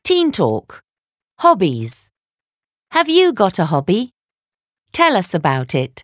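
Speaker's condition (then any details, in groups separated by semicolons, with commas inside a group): No condition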